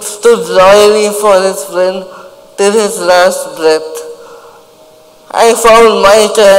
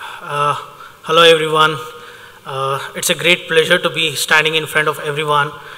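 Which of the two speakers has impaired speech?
The first: cerebral palsy; cannot speak, others read written messages.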